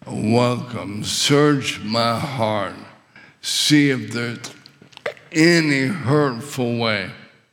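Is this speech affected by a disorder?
Yes: ALS; muscles falling apart throughout body, swallowing difficulty; struggles with swallowing, choked seriously on saliva, windpipe tightened, couldn't breathe.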